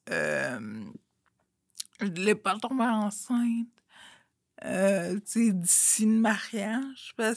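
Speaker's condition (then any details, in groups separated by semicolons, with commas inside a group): Friedreich's ataxia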